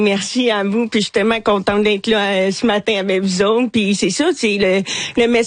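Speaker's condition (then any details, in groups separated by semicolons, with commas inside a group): Hearing loss, cochlear implant; deaf, hard of hearing, removed at night, hears nothing without it; own singing described as not very pretty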